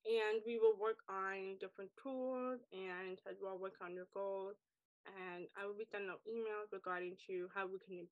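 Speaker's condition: Deafness, acquired deafness, wears hearing aids; speaks orally, mother pushed learning to speak

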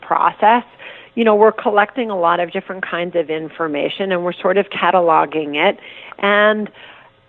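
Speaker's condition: No condition

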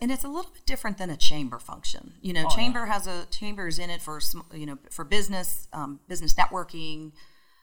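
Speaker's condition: No condition

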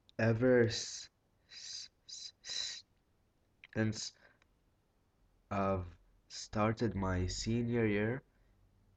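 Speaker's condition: Stuttering; almost 12 years since onset, onset around age 4; speech impediment, trying to be less covert, speaking more since senior year; repeated sounds, prolonged sounds, blocks

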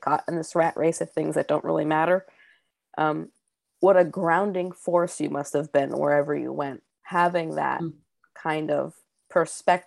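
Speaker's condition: No condition

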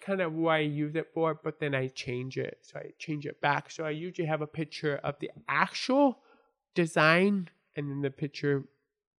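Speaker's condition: Born deaf, congenital; ongoing speech struggles

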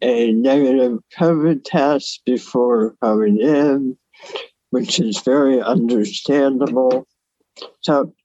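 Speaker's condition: Oral cancer salvage surgery, partial tongue, mandible and soft palate resection

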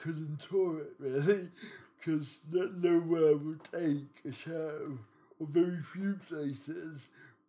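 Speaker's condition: Cerebral palsy

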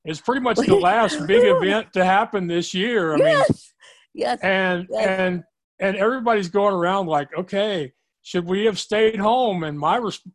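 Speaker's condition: No condition

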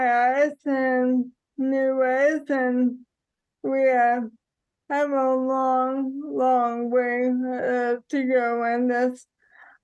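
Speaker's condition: ALS; onset with a finger not working

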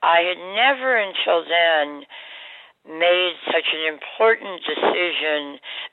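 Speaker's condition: Oral cancer surgery, jaw removal

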